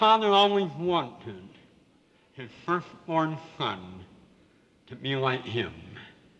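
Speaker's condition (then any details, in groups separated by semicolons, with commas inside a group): Severe cleft palate with lisp; congenital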